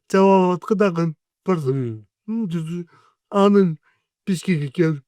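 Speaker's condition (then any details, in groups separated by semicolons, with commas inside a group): Cerebral palsy; 40 years with condition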